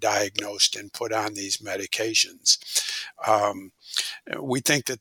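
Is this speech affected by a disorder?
No.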